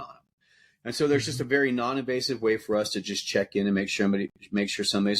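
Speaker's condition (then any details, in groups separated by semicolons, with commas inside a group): No condition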